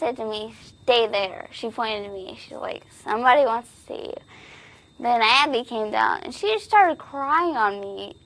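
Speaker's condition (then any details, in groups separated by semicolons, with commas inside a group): Cerebral palsy; spastic type, lack of oxygen at birth from prolapsed cord, breathing tube after birth, grade 4 of 4; legs affected, leg turns in, walks unstably on bent legs, wheelchair, physical therapy, poor hand coordination, writes on computer; predicted at birth to probably never speak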